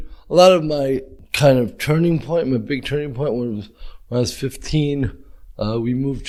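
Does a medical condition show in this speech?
Yes: cerebral palsy.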